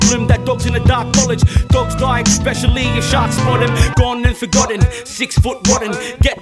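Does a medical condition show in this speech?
No.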